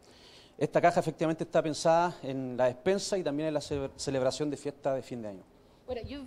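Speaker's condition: No condition

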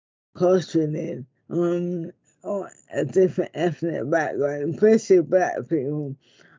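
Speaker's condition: Motor neurone disease; speech sounds different, listeners mistake it for stroke, relatives abroad tell her not to speak

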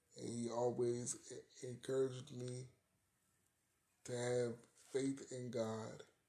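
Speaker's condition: Cerebral palsy; arthritis

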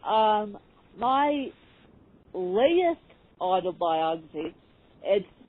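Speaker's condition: Ataxic spastic cerebral palsy; physical disability

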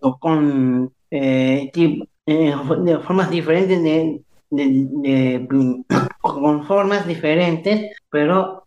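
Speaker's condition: Down syndrome; age 64

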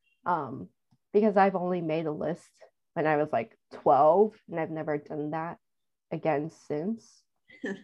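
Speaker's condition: No condition

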